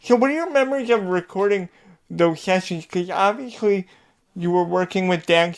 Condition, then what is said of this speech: Lisp. I mean, as a creative person, even with what I do, I get a lot of that too because of my vocal tendencies and the disability part of it.